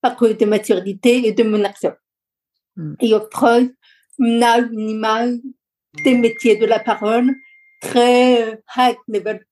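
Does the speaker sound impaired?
Yes: deaf from birth, congenital; told would never speak, took courses to work in speaking professions.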